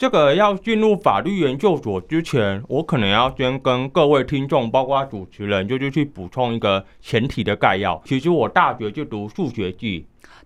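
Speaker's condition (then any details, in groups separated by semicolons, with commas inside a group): Hearing impairment, mild; unusual high-frequency hearing loss, low frequencies near normal, market hearing aids largely ineffective, uses atypical assistive device; underwent speech rehabilitation therapy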